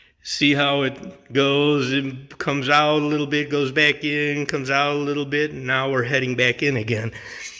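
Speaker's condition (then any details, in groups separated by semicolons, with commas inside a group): No condition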